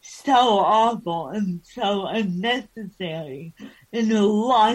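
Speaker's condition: Cerebral palsy

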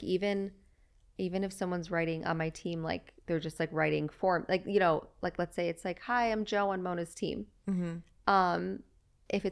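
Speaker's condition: No condition

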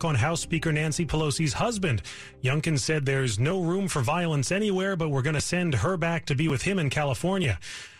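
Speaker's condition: No condition

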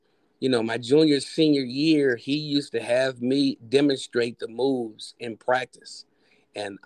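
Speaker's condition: No condition

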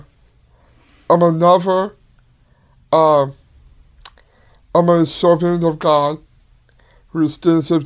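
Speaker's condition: Down syndrome; low muscle tone, poor balance, delayed reaction time, took 6 years to learn bike riding

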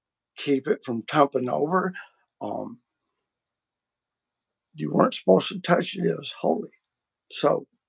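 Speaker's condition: Vocal cord surgery; including laser treatment

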